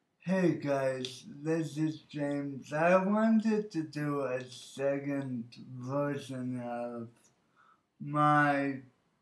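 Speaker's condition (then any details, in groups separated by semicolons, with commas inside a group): Birth oxygen deprivation brain injury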